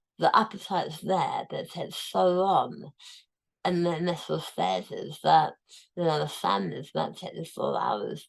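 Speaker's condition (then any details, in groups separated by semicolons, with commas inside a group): Tongue cancer, tongue removed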